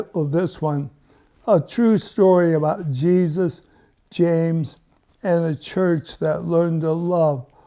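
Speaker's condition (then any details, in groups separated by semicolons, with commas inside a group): ALS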